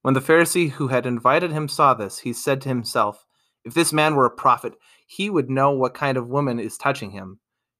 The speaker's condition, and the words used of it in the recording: No condition.